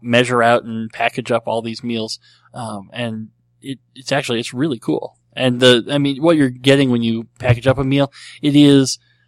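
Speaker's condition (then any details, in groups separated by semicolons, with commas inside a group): Cleft lip and palate; treated as a baby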